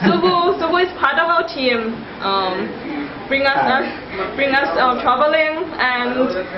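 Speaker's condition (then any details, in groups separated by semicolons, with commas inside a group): No condition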